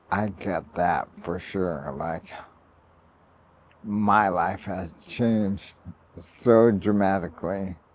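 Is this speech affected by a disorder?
Yes: ALS; diagnosed about 13 months ago, nearing full-time wheelchair; voice declining fast, certain sounds harder daily, voice banked.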